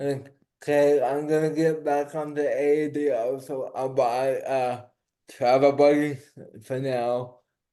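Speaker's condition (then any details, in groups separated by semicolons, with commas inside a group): Cerebral palsy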